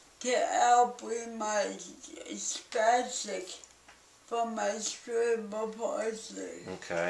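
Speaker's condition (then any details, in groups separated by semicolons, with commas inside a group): Cerebral palsy; balance and speech most affected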